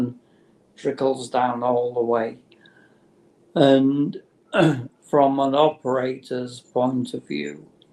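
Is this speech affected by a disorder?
Yes: motor neurone disease; terminal, no cure.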